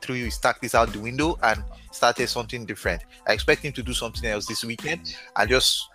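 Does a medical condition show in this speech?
No.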